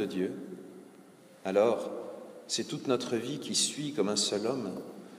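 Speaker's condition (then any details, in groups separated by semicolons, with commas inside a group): No condition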